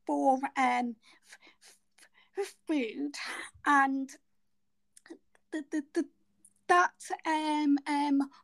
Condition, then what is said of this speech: Stuttering. Her stammer is very severe, but it is also the most severe so far on this podcast.